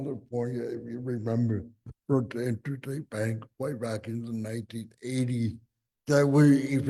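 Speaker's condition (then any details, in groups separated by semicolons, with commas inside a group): Cerebral palsy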